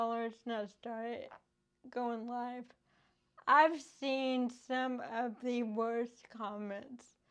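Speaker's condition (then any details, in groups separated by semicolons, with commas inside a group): Cerebral palsy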